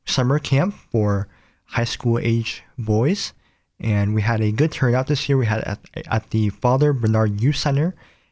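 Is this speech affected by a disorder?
Yes: cleft palate; nose and lip.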